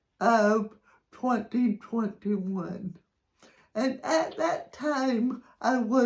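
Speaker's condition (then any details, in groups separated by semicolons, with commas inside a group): Cerebral palsy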